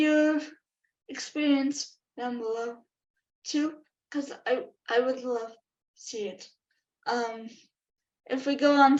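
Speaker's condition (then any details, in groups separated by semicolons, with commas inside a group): Cerebral palsy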